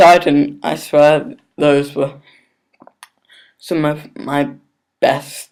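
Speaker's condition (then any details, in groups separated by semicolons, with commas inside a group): Cerebral palsy; not fully independent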